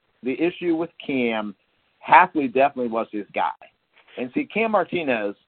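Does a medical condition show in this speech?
No.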